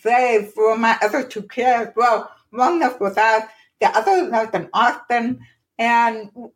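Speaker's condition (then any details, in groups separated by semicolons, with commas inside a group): Profound deafness; born profoundly deaf, hearing aids until 30s, one cochlear implant after youngest child, weeks post-surgery dizziness; deaf accent, listeners notice, childhood speech therapy at UT Dallas Cellular Center, ended by middle school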